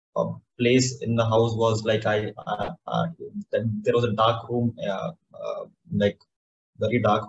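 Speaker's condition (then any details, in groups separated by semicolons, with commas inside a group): Stammering; stammering began around age eight, undiagnosed learning disability, self-diagnosed dyslexia and dyspraxia, motor coordination difficulties; stammering no longer affects everyday life, enjoys stammering now; difficulty articulating and forming sentences, worse in English as non-native language; repeated sounds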